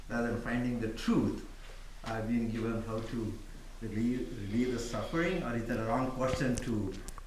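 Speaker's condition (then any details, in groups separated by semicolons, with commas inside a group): No condition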